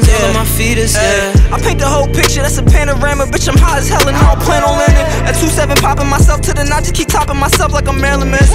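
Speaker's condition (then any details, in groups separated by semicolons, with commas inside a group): No condition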